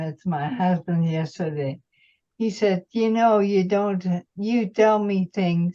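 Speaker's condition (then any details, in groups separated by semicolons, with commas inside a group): Multiple system atrophy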